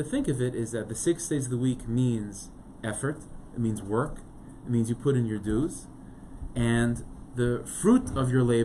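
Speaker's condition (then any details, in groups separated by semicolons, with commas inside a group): No condition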